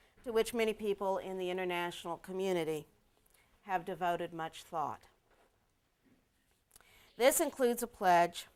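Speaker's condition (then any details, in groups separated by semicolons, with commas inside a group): No condition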